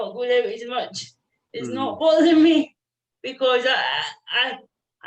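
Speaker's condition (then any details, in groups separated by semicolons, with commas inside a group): Cerebral palsy; non-progressive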